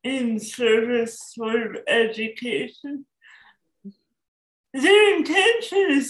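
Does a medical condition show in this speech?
Yes: cerebral palsy; cerebral palsy from birth, obstructive labor, oxygen deprivation, forceps delivery, couple weeks in NICU, moved to U.S. before age three for therapy.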